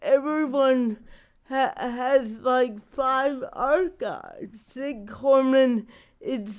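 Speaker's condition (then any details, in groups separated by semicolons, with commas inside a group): Cerebral palsy; wears down with age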